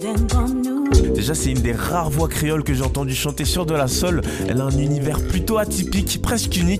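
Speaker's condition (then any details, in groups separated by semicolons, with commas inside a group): No condition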